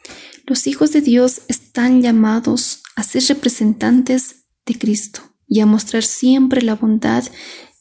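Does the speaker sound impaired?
No.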